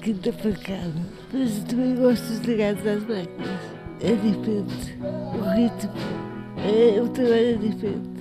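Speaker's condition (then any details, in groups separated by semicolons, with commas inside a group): Cerebral palsy; from prolonged birth, not sitting at six months, hands not opening well, walked only at ten; electric wheelchair, largely independent, asks others to take money from wallet, music rehearsals at Associação de Paralisia Cerebral de Coimbra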